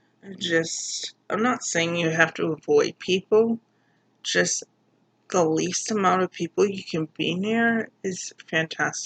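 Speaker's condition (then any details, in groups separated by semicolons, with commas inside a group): Cerebral palsy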